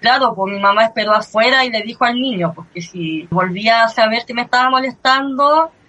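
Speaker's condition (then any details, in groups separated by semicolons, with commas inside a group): Cleft lip and palate; since early childhood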